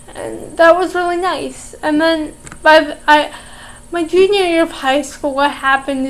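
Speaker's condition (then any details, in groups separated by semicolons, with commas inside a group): Cerebral palsy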